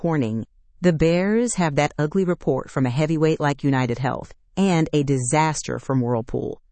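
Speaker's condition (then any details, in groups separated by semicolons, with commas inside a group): No condition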